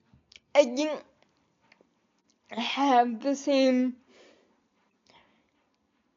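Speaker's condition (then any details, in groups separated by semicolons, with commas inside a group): Cerebral palsy; quadriplegic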